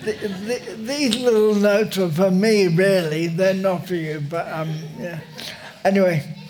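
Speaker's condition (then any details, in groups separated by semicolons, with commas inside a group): Motor neurone disease; motor neurone disease diagnosed at age 50, uses wheelchair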